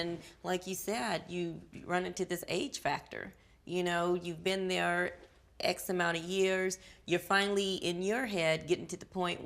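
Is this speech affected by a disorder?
No.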